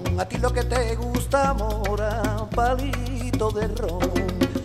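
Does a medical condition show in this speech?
No.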